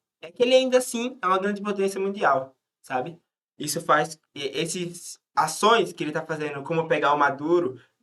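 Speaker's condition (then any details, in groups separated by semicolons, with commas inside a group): No condition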